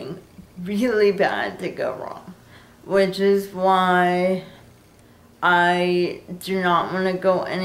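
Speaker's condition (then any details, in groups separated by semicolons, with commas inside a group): Cerebral palsy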